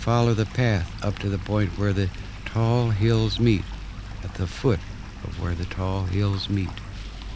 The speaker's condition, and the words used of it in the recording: No condition.